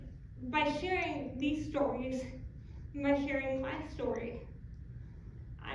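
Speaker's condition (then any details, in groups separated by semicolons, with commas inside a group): Cerebral palsy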